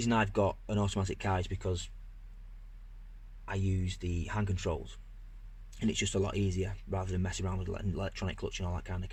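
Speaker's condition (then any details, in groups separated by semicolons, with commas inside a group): No condition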